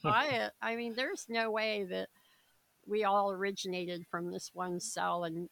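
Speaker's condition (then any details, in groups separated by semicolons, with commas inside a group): Cleft palate, severe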